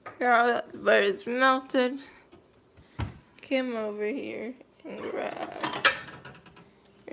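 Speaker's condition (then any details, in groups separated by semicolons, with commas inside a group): Cerebral palsy, mild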